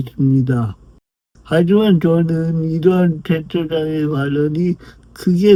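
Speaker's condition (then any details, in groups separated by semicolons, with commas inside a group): Brain lesion disability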